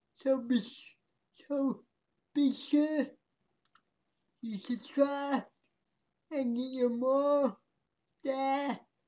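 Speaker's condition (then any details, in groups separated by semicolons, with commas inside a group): Cerebral palsy; speech affected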